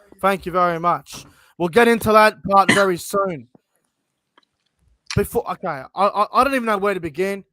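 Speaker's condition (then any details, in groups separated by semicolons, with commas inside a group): No condition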